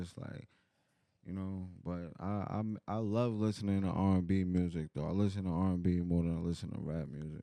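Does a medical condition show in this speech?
No.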